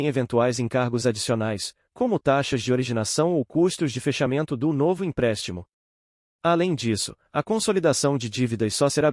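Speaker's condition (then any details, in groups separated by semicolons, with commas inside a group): No condition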